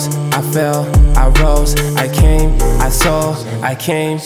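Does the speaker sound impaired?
No.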